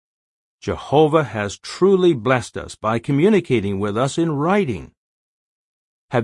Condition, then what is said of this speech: No condition.